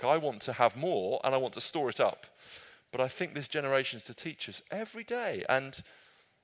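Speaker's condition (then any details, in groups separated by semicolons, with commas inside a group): No condition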